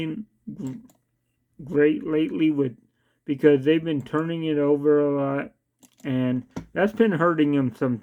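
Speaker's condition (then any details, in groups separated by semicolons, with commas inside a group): Cerebral palsy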